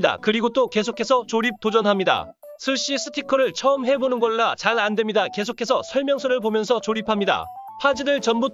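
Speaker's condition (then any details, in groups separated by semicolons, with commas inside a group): No condition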